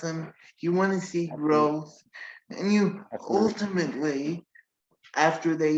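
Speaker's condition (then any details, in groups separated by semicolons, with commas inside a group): Cerebral palsy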